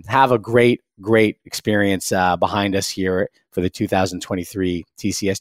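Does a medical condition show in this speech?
No.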